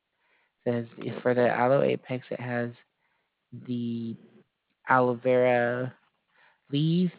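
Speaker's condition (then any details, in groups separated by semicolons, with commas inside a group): No condition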